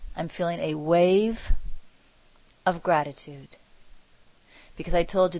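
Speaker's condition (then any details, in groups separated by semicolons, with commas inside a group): No condition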